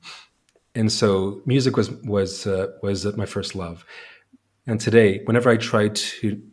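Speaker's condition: Stutter; childhood-onset stutter, present by grade three, speech therapy taken then dropped out; musically driven sentences slightly easier to read aloud; repeated words

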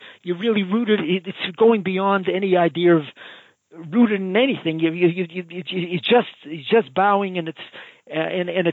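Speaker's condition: Stuttering; stuttering since age 4, gigantic obstacle in high school; repeated sounds, repeated words

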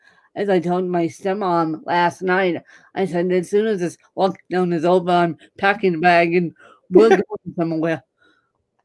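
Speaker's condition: Cerebral palsy; screws in feet

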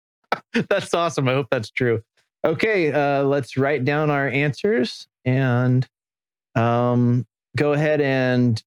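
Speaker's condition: No condition

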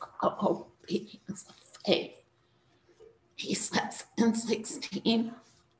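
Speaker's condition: Spasmodic dysphonia; trouble speaking during talk

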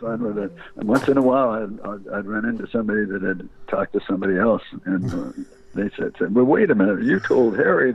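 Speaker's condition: Parkinson's disease

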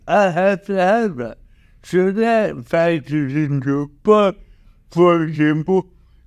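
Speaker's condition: Cerebral palsy

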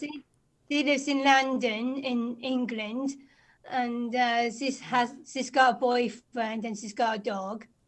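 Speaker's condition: Down syndrome; from birth; speech developed well, helped by childhood voice work and speech work combined with movement in drama

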